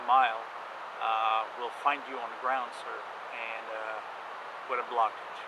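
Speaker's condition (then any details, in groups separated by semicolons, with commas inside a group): No condition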